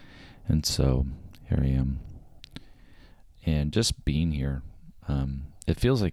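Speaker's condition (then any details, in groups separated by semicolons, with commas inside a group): No condition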